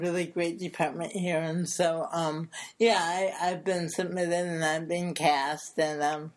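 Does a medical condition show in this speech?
Yes: cerebral palsy; since birth, brain damage to motor area of brain, affects speech and body movement; improved with speech therapy.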